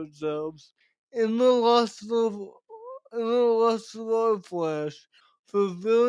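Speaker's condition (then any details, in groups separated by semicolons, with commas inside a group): Cerebral palsy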